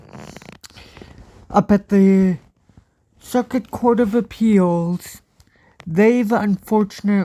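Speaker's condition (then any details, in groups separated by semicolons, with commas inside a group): Cerebral palsy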